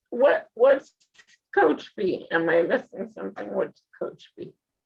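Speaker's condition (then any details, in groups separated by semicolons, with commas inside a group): Spinal muscular atrophy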